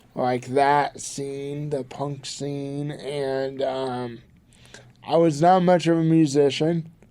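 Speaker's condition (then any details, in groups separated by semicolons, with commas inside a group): Cerebral palsy; from birth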